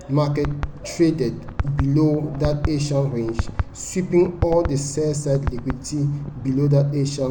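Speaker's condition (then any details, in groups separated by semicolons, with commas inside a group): No condition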